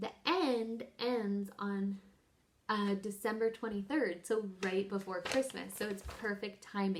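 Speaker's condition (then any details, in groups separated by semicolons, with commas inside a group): No condition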